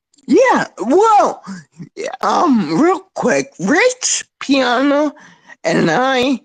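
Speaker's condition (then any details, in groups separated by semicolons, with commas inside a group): Spinocerebellar ataxia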